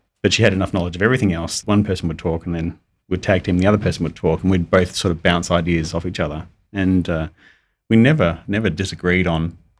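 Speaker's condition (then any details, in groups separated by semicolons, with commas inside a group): No condition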